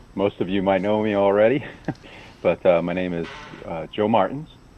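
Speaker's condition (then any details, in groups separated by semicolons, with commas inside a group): No condition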